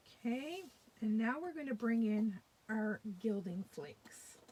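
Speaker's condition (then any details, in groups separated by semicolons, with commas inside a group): No condition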